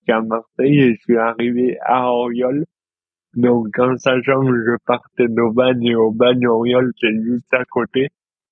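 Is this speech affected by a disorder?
Yes: dystonia; present since birth.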